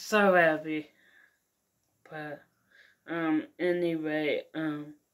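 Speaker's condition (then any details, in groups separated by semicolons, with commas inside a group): Mild cerebral palsy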